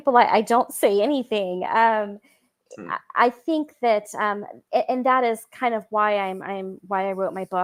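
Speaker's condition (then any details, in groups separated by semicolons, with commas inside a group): No condition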